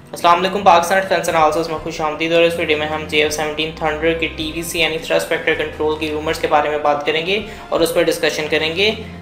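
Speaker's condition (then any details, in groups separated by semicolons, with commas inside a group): No condition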